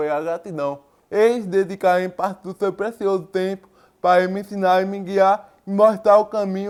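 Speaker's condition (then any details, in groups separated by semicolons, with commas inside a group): Cerebral palsy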